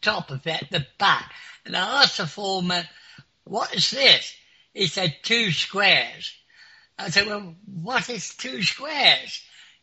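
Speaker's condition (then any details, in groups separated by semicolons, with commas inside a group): Clinically deaf; clinically deaf since school age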